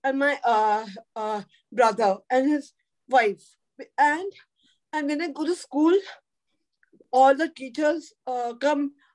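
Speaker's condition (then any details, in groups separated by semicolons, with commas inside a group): Cerebral palsy; floppy limbs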